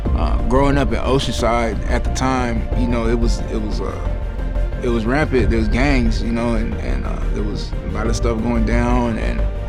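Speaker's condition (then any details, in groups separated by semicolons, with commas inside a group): No condition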